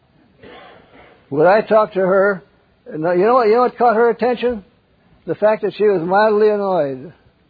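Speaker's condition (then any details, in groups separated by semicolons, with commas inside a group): Parkinson's; wakes up around 3 am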